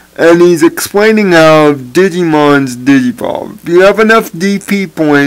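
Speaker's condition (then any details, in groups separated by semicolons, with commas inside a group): Cerebral palsy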